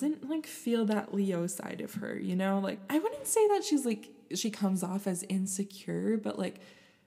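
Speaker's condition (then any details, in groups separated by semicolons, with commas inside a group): No condition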